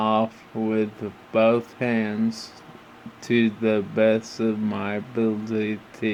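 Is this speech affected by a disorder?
Yes: brain injury (brain shearing); tracheostomy.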